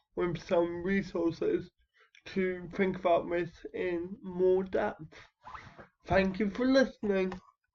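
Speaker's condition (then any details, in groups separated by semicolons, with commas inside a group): Cerebral palsy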